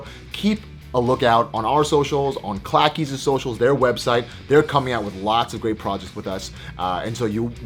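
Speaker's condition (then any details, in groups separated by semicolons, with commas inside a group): No condition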